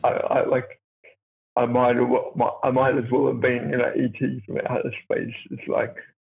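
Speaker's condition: Cerebral palsy; born two months premature

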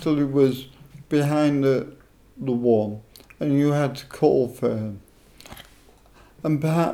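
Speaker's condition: Motor neuron disease; advanced motor neuron disease diagnosed in Dubai age 48 after year of misdiagnosis, muscle weakness; speech weakness, not brilliant but understandable, muscle machine on atrophy setting for voice box, still talking

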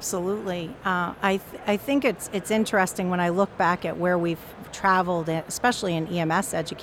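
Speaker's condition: No condition

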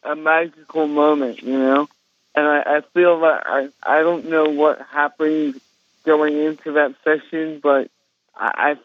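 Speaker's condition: Cerebral palsy; congenital, balance and coordination problems, used walker, walked unassisted near age four, left hand paralyzed; speech affected in childhood, countless speech therapy sessions, now speaks as heard today

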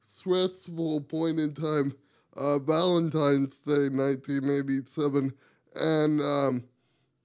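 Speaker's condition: Cerebral palsy; wheelchair user

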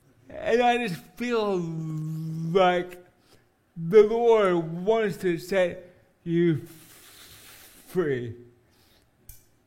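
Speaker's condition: Cerebral palsy; congenital, uses wheelchair

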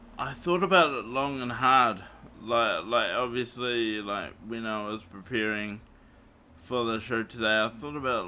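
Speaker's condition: Cerebral palsy; morphine not allowed after it

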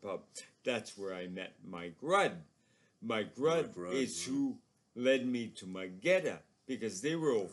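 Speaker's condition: ALS; progressively crippling neurological disorder, living with it about three years; about three years since onset, diagnosed two years ago

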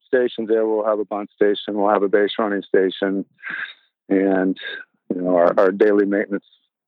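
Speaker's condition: No condition

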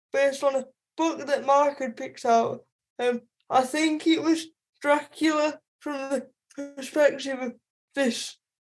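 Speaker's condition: Speech impediment; self-conscious about speech

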